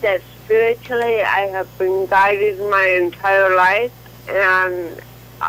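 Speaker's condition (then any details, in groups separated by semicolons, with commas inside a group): Cerebral palsy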